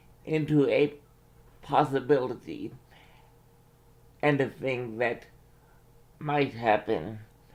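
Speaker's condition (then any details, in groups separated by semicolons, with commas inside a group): Cerebral palsy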